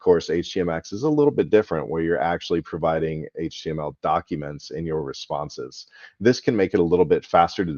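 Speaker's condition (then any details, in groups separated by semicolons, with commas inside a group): No condition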